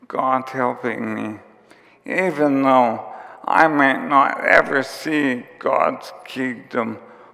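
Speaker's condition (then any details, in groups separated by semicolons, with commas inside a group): ALS; onset with tiredness and clumsiness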